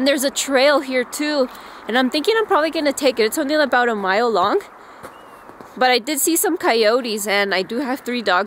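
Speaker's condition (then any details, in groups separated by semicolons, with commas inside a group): No condition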